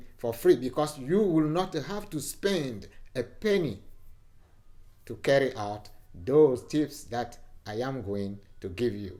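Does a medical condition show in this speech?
No.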